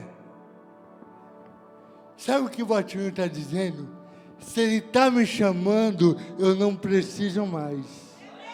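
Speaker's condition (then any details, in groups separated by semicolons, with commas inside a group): Cerebral palsy; forceps birth injury, left skull depression, legs and coordination affected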